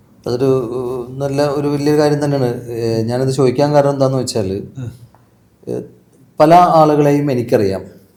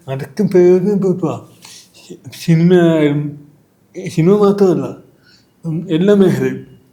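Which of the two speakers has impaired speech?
The second: cerebral palsy; from birth.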